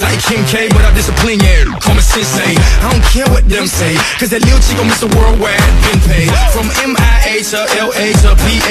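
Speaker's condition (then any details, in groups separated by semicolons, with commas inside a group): No condition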